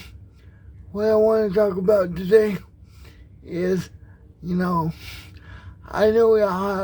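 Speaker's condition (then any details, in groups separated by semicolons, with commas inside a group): Cerebral palsy; electric wheelchair since age six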